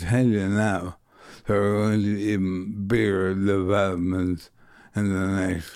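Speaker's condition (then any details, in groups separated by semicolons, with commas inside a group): Motor neuron disease; on medication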